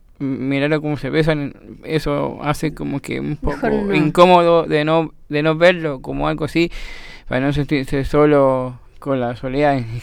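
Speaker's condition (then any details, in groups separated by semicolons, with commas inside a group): Down syndrome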